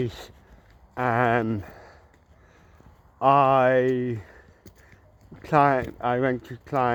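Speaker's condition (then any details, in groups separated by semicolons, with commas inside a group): Cerebral palsy; mild, ataxic type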